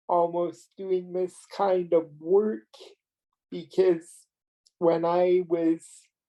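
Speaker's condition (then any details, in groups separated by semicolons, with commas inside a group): Cerebral palsy; premature birth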